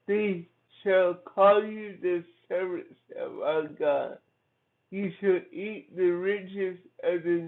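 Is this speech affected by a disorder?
Yes: cerebral palsy; from birth.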